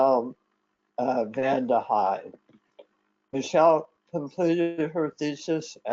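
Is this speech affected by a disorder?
Yes: head and neck cancer; severe dysphagia.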